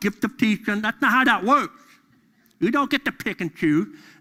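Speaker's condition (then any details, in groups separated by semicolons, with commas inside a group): Deafness; deaf during school years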